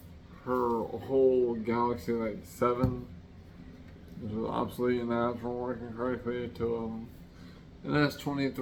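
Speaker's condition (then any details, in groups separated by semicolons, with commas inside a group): Traumatic brain injury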